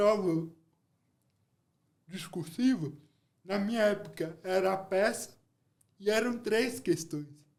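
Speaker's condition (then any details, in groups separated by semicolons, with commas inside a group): Cerebral palsy; low brain oxygen at birth, delayed delivery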